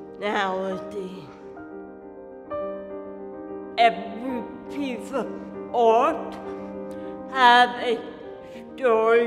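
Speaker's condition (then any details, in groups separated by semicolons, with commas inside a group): Cerebral palsy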